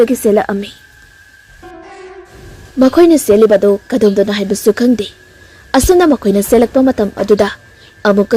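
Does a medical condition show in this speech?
No.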